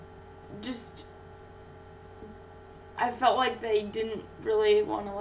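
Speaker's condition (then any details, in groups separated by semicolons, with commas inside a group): Cerebral palsy; caused by infant stroke, many surgeries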